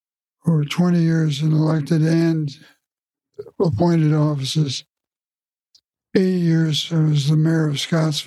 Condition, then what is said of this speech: Parkinson's disease. And 2 minutes into a Parkinson's exam that I noticed that the ability to play and sing has gone away.